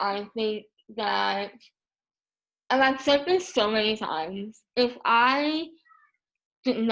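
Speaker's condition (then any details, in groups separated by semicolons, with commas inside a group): Moebius syndrome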